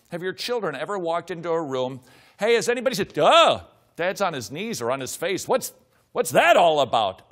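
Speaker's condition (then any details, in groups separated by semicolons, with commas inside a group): No condition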